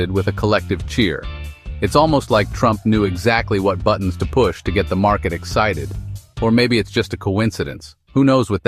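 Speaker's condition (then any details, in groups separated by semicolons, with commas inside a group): No condition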